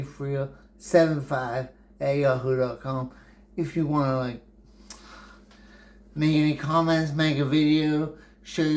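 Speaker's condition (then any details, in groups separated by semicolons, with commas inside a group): Brain injury; memory greatly affected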